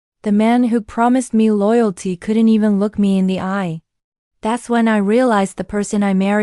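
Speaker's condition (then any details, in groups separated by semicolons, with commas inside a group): No condition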